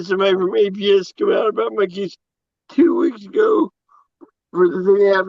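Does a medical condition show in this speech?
Yes: cerebral palsy.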